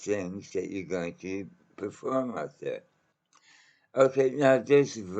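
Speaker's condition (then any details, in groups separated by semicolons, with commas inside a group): Mouth cancer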